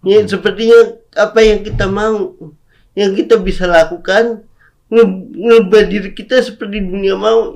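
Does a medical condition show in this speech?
Yes: cerebral palsy; speaking is difficult.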